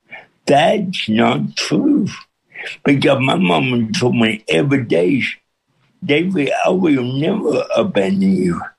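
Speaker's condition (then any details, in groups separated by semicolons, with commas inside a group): Cerebral palsy with speech impediment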